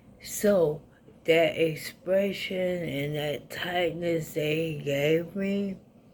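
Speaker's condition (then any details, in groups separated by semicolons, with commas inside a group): ALS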